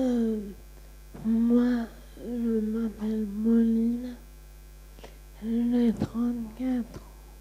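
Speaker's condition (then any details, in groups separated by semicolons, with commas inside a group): Friedreich's ataxia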